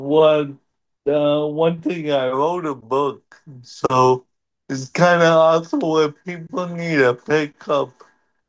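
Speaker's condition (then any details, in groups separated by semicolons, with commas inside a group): Cerebral palsy; wheelchair over the years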